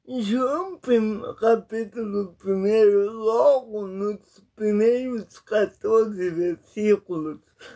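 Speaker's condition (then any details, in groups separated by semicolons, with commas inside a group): Paralysis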